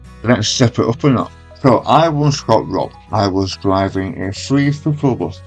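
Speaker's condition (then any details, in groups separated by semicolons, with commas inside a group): Stage 4 tongue cancer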